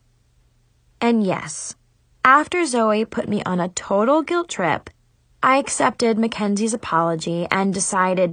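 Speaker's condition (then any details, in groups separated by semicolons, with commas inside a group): No condition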